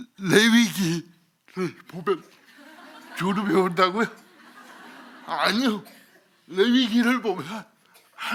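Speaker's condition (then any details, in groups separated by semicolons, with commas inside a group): Cerebral palsy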